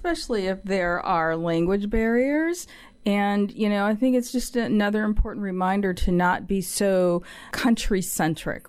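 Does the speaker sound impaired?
No.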